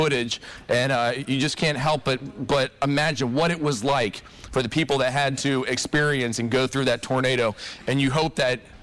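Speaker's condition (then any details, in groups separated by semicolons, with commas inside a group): No condition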